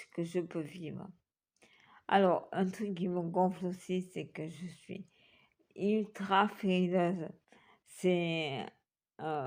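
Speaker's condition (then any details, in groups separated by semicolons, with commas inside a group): Multiple sclerosis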